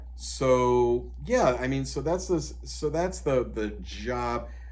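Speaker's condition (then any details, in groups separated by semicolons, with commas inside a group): No condition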